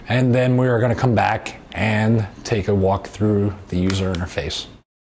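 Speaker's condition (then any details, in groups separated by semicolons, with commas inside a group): No condition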